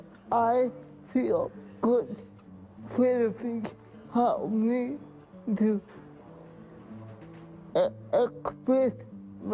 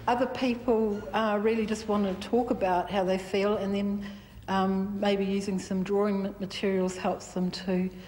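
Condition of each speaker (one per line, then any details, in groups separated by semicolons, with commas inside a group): Cerebral palsy; from infancy
No condition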